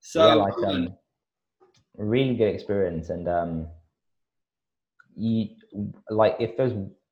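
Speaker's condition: Stutter; pauses a bit, blocks at certain points; prolonged sounds

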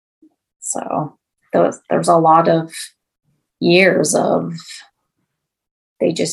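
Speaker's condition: Aphasia after stroke; aphasia from stroke about 16 years ago, right side of body lost, writing lost as well as speech; Interact intensive aphasia program in Halifax at 2 years, improved speech rate

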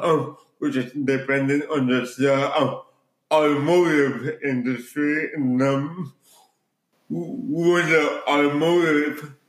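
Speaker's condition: Cerebral palsy

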